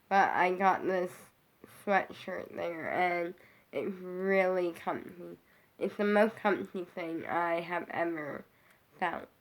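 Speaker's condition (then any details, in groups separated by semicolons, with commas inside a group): Brain injury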